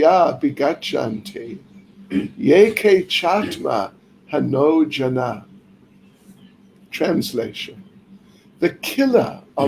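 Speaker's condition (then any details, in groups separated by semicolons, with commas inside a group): No condition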